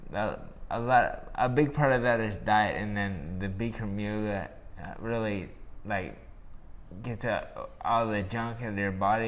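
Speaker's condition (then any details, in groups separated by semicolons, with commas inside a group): Traumatic brain injury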